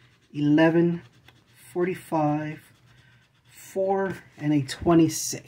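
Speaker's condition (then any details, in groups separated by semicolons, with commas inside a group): No condition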